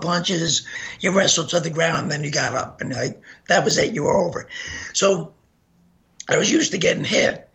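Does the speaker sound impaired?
Yes: gunshot injury to voice box; shot 15 times, face bullet ripped esophagus, hit spine, lodged 3 mm by carotid; bullet still lodged behind carotid artery, from Oak Creek Sikh temple shooting.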